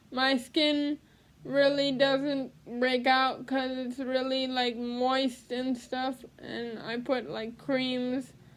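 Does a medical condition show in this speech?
Yes: cerebral palsy; speech therapy.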